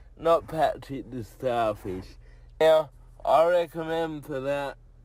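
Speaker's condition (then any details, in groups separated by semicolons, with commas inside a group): Cerebral palsy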